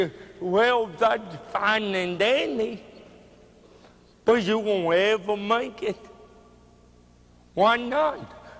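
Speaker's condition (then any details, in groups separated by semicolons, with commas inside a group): Cerebral palsy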